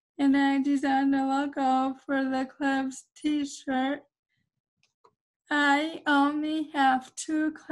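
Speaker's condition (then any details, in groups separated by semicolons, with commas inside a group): Cerebral palsy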